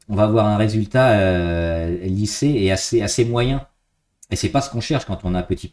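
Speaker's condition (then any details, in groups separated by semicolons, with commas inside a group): No condition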